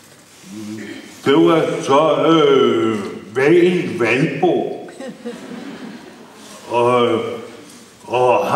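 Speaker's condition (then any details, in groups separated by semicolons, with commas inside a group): Brain injury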